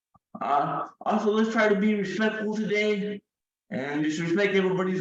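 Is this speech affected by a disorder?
Yes: cerebral palsy, severe; wheelchair user.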